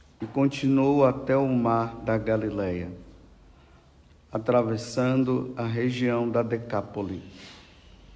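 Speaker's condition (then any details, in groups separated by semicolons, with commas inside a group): No condition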